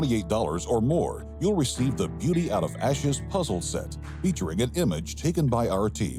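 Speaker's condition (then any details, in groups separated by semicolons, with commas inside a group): No condition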